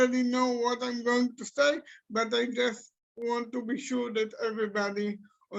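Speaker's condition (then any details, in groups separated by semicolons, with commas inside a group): Cerebral palsy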